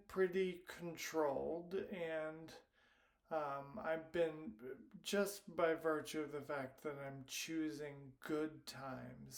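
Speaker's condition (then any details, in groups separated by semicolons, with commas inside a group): Primary lateral sclerosis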